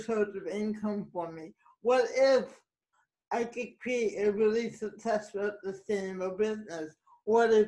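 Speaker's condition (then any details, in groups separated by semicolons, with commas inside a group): Cerebral palsy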